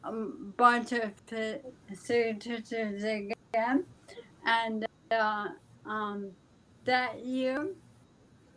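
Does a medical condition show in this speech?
Yes: ALS.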